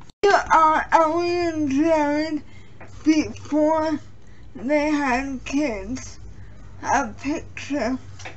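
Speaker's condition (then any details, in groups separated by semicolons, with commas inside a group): Cerebral palsy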